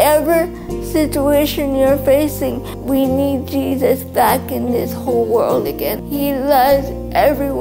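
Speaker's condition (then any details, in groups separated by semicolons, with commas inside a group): Cerebral palsy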